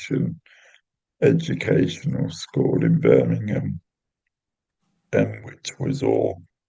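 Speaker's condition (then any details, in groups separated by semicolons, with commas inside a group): Cerebral palsy; intrathecal baclofen pump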